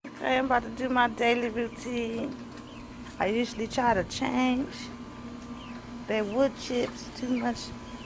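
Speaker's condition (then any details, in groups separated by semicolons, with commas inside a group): No condition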